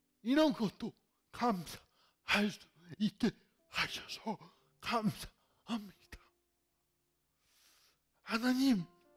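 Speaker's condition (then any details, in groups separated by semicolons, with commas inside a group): Cerebral palsy; fairly severe in childhood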